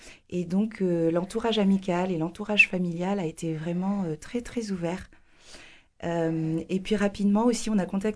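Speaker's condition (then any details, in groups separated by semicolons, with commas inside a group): No condition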